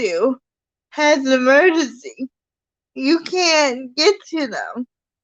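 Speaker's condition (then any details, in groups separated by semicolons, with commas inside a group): Cerebral palsy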